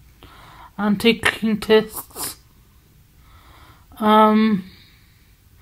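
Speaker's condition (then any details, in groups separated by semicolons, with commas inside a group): Spasticity from birth; multiple sclerosis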